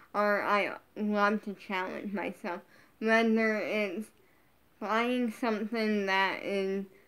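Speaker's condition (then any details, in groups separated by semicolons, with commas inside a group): Brain injury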